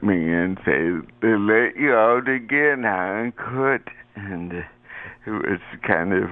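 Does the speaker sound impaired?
Yes: cerebral palsy.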